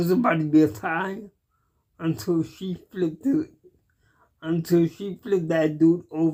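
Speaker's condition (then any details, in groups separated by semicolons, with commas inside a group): Cerebral palsy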